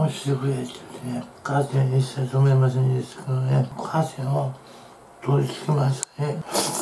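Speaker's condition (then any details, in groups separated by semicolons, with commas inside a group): Tongue cancer, partial glossectomy; vocal cord nerve severed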